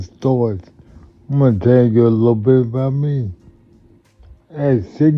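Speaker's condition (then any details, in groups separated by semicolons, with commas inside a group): Multiple sclerosis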